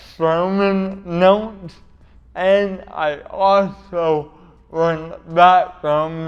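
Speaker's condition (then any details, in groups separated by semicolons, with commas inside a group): Cerebral palsy; uses adaptive equipment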